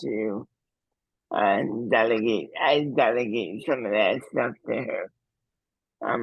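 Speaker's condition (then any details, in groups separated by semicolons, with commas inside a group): Cerebral palsy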